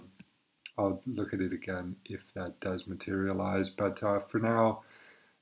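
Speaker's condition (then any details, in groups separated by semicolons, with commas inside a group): No condition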